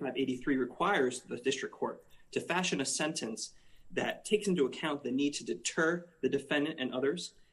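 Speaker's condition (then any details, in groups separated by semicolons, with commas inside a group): No condition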